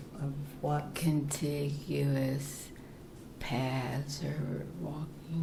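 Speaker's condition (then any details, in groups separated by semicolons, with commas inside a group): Parkinson's; very soft, low voice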